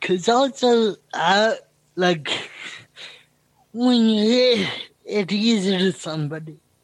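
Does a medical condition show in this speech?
Yes: cerebral palsy; feels picking up host's stammer.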